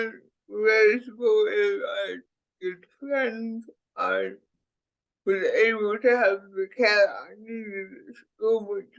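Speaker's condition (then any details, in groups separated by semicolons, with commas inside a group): Cerebral palsy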